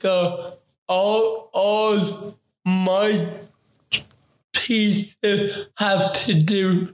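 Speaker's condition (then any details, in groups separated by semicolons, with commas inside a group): Ataxic cerebral palsy; interview taken very slow, word for word, as mother advised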